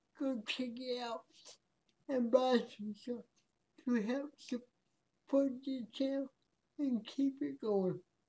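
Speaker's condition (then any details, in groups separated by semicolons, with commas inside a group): Cerebral palsy; speech affected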